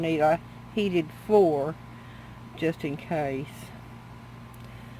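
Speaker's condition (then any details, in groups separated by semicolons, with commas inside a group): No condition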